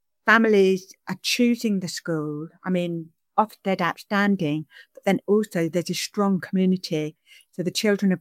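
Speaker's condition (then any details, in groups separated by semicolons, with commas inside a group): Deafness; signing and speaking at the same time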